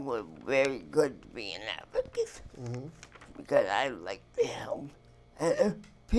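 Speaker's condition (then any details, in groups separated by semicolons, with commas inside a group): Cerebral palsy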